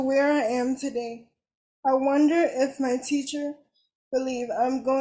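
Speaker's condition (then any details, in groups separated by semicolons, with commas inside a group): Cerebral palsy; cerebral palsy, uses wheelchair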